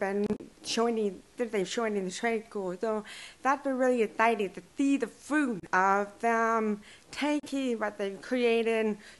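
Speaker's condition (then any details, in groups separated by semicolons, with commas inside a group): Deaf and hard of hearing; hearing aid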